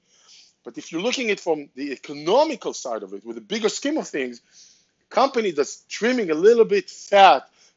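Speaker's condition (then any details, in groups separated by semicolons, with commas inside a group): No condition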